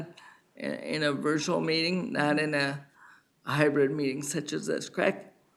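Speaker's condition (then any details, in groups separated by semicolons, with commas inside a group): Cerebral palsy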